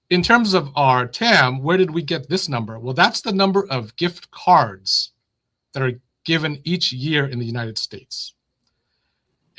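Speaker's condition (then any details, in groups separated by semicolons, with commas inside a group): No condition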